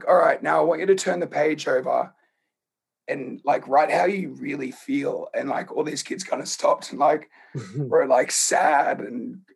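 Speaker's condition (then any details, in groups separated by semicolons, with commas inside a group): Laryngeal cancer; croaky voice, speaks at low tone, hard to project voice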